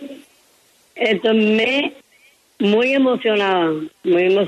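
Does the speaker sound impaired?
Yes: Down syndrome.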